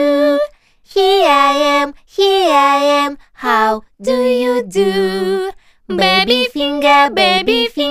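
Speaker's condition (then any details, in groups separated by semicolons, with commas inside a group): No condition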